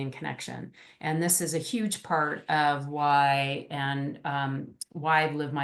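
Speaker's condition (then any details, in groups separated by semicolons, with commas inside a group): No condition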